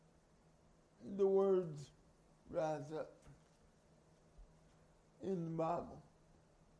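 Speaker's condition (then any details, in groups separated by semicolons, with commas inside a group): Cerebral palsy; from birth, carried everywhere by parents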